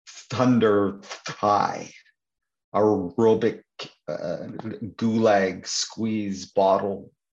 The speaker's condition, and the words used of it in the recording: Stuttering. And I read the dictionary and I made a list of all those words that are hard for me to say.